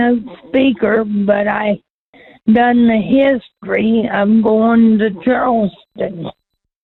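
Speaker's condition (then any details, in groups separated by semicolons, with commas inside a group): Cerebral palsy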